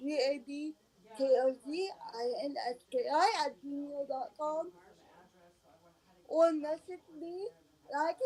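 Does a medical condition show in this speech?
Yes: cerebral palsy; caused by infant encephalitis, scoliosis, back surgery, wheelchair user; 23 years, leg cramps.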